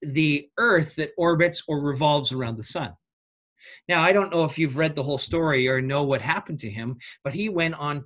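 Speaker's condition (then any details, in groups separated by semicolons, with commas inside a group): No condition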